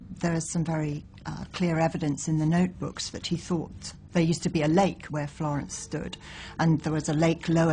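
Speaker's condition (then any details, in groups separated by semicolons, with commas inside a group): No condition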